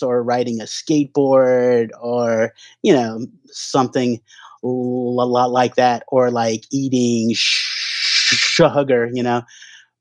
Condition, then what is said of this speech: Stuttering. Since listening to your podcast, I'm either stuttering more or I'm just more aware of it, but I definitely notice it a lot now.